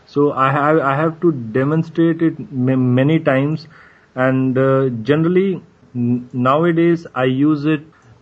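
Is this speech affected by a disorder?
Yes: stuttering; fluency-focused approach earlier, six months of bouncing and open disclosure at schools with Samagra NGO; stuttering modification, voluntary stuttering with bounces, learned through Samagra and Dr. Sachin; variable stuttering, blocks incl. silent blocks, mild in interview, more stuttering formerly when avoiding; here repeated sounds, prolonged sounds, blocks.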